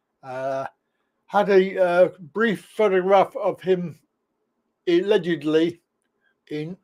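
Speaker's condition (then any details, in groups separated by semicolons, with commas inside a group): Cerebral palsy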